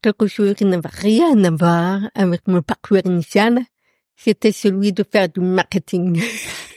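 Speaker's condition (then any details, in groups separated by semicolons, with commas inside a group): Profound congenital deafness; accent from deafness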